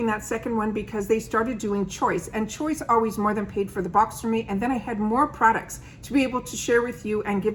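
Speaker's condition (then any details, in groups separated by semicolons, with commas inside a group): No condition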